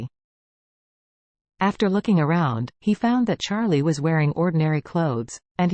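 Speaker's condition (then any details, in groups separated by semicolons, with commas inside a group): No condition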